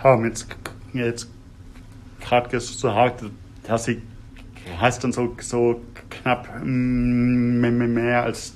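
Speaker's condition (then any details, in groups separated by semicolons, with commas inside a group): Stuttering; fairly strong stuttering symptoms; block occurs during introduction after about 20 seconds; blocks while speaking, fluent at first; repeated words, prolonged sounds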